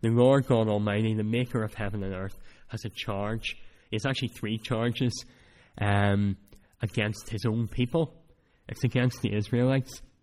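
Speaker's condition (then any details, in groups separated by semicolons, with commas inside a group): Cleft palate; speech not that clear at times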